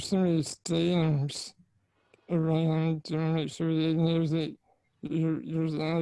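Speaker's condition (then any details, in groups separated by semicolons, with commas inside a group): Spinal muscular atrophy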